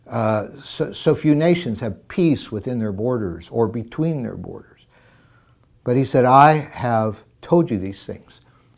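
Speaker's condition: No condition

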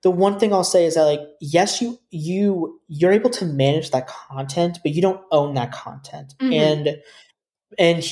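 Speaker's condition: Stuttering; developmental stutter since about age 5, persisted into adulthood, varied speech therapies and groups; repeated sounds, prolonged sounds

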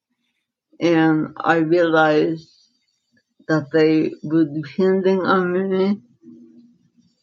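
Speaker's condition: Dystonia, secondary to encephalitis

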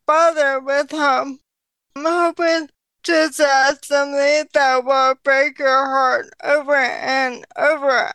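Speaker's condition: ALS; diagnosed at age 33, slower progression than expected, power in legs not arms; about 8 years since diagnosis, responds to gentle careful strength-building exercise

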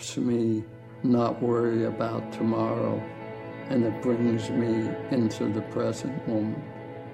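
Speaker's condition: ALS; diagnosed about 13 years ago

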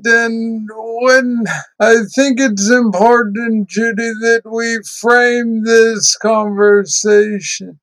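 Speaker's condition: Parkinson's disease, young onset; works with speech therapists on therapeutic and compensation strategies

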